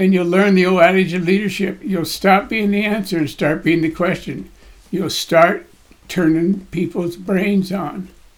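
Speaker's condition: Parkinson's disease; voice shakes, body shakes

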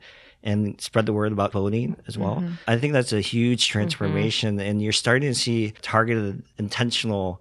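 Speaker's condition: Cleft lip and palate; congenital

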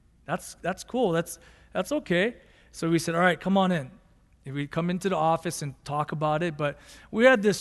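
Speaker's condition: No condition

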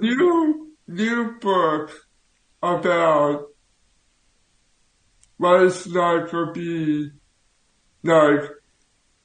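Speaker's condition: Down syndrome

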